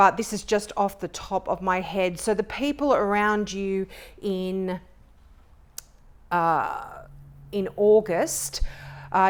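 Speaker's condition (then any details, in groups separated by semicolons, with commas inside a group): No condition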